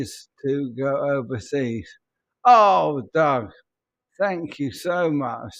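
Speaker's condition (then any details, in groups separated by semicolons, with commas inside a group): ALS; voice may sound peculiar, bites tongue and mouth in sleep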